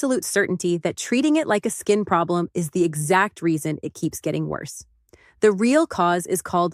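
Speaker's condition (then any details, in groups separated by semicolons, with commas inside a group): No condition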